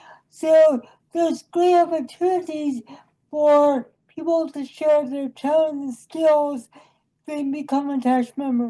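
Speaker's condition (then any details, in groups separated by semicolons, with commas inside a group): Cerebral palsy; from birth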